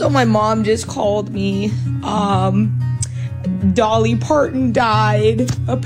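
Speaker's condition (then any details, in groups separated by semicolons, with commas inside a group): No condition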